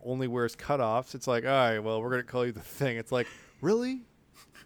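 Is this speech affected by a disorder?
No.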